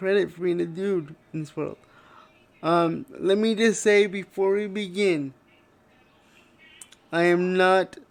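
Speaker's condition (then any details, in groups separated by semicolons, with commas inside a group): Cerebral palsy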